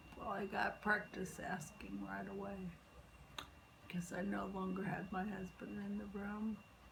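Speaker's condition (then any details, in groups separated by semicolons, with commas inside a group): Multiple sclerosis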